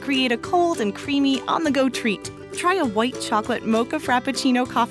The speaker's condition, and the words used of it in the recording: None; typical speech.